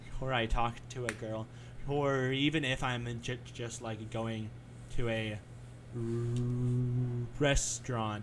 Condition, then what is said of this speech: Stuttering. So if I'm going to talk to you, then you will hear the way I talk.